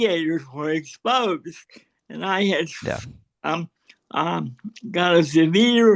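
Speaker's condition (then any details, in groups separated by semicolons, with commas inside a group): Cerebral palsy; spasticity, leans right, since childhood; wheelchair user after spinal cord surgery about five years ago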